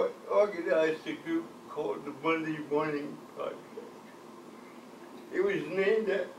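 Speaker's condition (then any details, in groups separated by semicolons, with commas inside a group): Cerebral palsy; from birth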